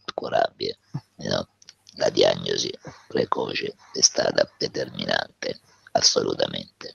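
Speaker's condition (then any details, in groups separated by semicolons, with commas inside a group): Laryngectomy; head and neck tumour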